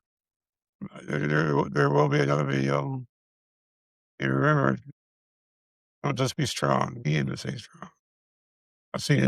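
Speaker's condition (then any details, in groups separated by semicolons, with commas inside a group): Multiple system atrophy; central hypoventilation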